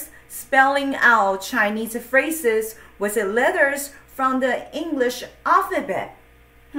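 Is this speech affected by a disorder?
No.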